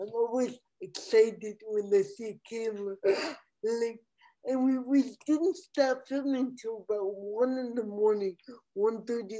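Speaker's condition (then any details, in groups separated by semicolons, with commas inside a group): Cerebral palsy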